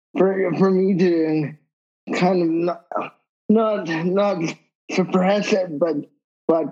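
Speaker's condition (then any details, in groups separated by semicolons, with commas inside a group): Cerebral palsy; wheelchair user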